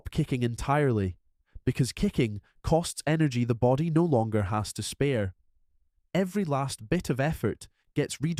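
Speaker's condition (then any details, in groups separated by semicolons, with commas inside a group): No condition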